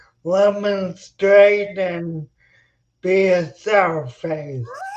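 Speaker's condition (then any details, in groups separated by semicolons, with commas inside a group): Spinocerebellar ataxia; slightly staccato speech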